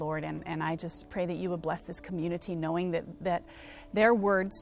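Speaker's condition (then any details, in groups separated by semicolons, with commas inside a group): No condition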